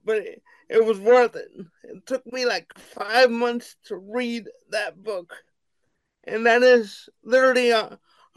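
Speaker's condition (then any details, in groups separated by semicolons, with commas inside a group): Cerebral palsy; wheelchair bound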